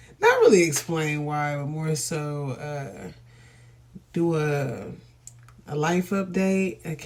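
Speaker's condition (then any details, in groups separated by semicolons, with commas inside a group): No condition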